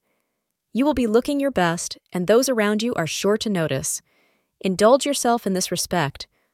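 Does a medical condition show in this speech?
No.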